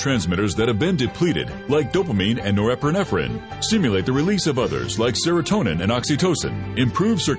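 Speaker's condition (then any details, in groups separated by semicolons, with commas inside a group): No condition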